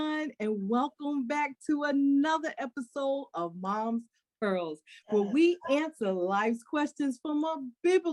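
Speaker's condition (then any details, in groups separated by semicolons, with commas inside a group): No condition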